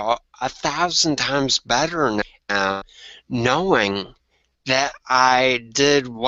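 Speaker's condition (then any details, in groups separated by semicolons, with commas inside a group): Traumatic brain injury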